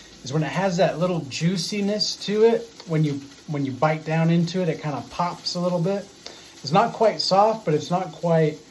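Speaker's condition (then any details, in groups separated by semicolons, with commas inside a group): No condition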